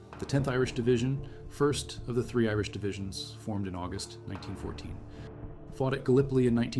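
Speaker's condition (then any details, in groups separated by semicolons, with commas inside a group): No condition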